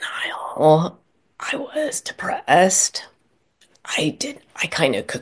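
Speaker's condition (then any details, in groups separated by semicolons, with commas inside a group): Spasmodic dysphonia; neurological voice disorder, onset at speaking panel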